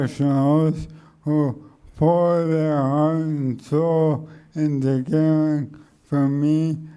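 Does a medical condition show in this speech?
Yes: ALS; speech slowed and softened.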